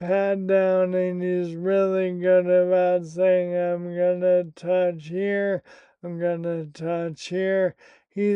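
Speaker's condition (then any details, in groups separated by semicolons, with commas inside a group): Primary lateral sclerosis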